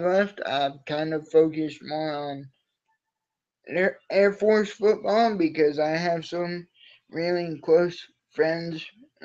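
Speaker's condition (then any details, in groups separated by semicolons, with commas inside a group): Cerebral palsy; from birth, uses wheelchair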